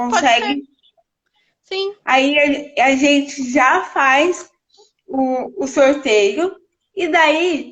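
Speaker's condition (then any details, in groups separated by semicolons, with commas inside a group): Cerebral palsy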